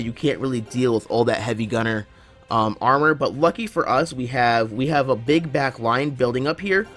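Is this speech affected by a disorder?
No.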